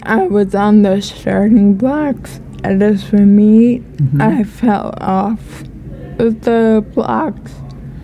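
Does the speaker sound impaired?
Yes: ataxia; ataxia diagnosed at age 15, first sign falling off swimming starting blocks, first blamed on dehydration; age 19, about four years since diagnosis, needs support to avoid falls.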